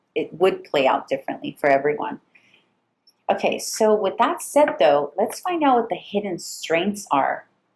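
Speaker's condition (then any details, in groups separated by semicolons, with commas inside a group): No condition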